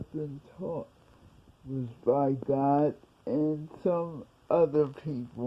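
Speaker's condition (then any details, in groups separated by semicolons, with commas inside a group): Cerebral palsy; several unnoticed strokes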